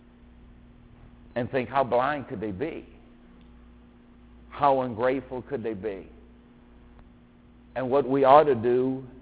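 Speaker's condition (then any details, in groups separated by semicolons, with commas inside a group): No condition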